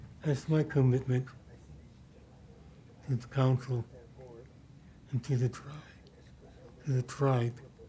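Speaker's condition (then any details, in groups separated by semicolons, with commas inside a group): Parkinson's disease; new medication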